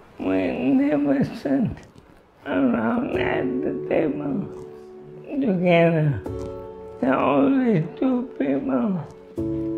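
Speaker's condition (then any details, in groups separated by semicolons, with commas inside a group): Motor neurone disease; four years since diagnosis, needs feeding help, eye-controlled screen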